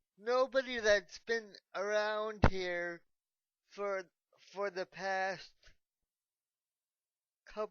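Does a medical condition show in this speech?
Yes: cerebral palsy.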